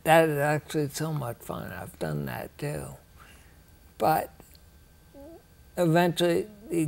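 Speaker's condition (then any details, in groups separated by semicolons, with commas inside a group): Ataxia; rare, progressive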